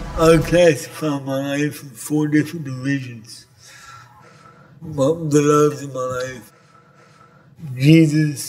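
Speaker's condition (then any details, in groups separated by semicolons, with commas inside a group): Cerebral palsy; from birth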